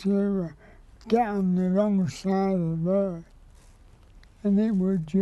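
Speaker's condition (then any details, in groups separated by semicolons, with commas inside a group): Cerebral palsy; spastic, diagnosed in childhood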